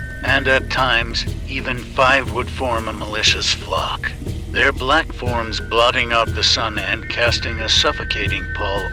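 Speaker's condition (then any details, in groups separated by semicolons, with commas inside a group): No condition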